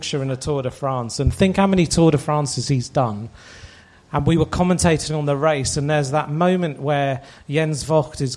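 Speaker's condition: No condition

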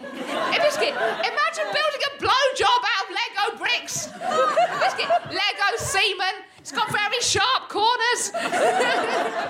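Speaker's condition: Tourette's syndrome; wheelchair user

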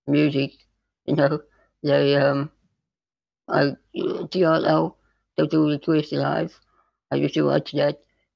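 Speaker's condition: Spinal muscular atrophy type 2; neuromuscular

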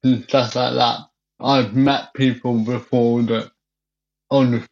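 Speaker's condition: Cerebral palsy; wheelchair

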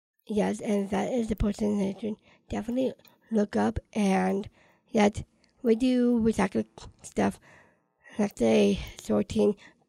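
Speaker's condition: Down syndrome

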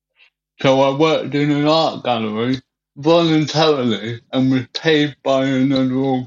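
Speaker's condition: Cerebral palsy; wheelchair

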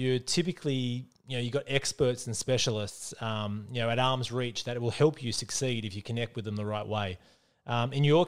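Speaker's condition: No condition

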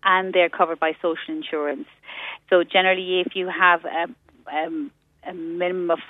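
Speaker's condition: No condition

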